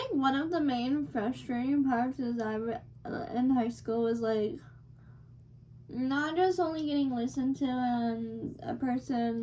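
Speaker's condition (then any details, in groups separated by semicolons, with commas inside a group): Cerebral palsy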